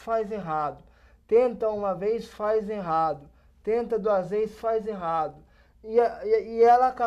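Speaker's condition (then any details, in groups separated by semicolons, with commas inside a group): Cerebral palsy; age 27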